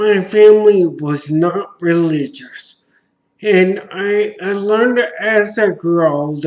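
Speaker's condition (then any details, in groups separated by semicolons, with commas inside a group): Traumatic brain injury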